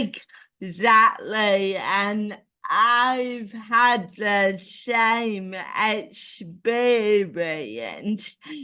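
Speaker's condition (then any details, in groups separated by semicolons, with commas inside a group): Cerebral palsy; ataxic type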